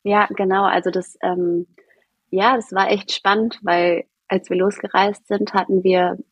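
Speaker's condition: No condition

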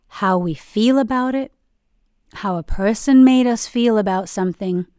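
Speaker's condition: No condition

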